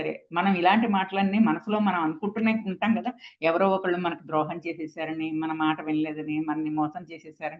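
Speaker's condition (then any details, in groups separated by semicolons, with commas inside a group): No condition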